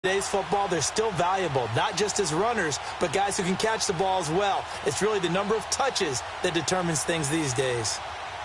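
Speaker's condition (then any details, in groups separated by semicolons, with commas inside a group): No condition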